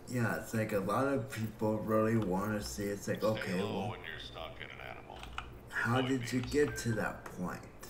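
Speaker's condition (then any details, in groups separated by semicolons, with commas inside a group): Cerebral palsy; breathing fine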